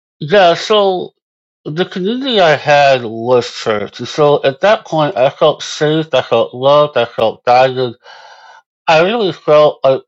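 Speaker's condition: Moebius syndrome; congenital

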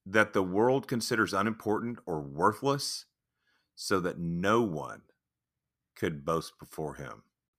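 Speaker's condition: No condition

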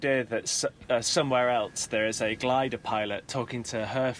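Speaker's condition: No condition

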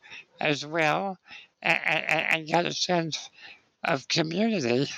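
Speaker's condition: Spinal muscular atrophy; lifelong wheelchair use

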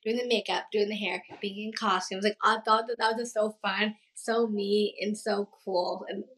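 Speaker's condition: Down syndrome; past speech therapy

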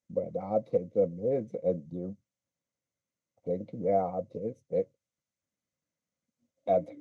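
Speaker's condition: Speech impediment

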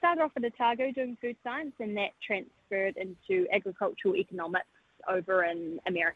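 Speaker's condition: No condition

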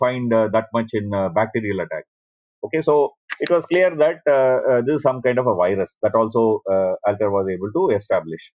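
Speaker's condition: No condition

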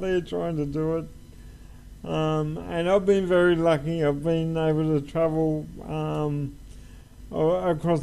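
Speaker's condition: Cerebral palsy; uses wheelchair

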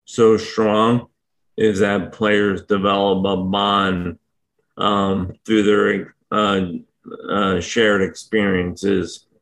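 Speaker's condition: ALS; hard to speak for long periods right now

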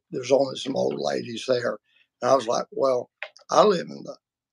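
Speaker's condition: Vocal cord surgery; including laser treatment

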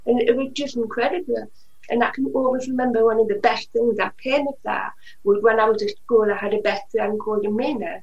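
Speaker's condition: Usher syndrome (deafblindness), profoundly deaf since birth, severe; progressive, cochlear implants after 30 years

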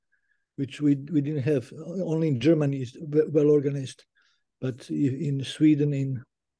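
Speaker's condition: Parkinson's disease; could not play guitar syncopation

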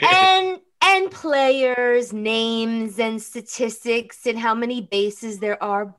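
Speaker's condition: No condition

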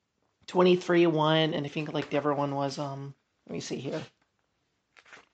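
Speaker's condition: No condition

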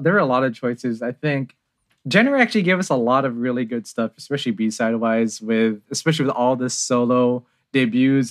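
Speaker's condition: No condition

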